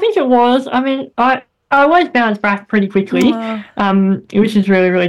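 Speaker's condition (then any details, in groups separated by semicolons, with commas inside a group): Bilateral cleft lip and palate; childhood voice squeaky, very airy, nasal, lifelong speech therapy, braces in teens, much improved since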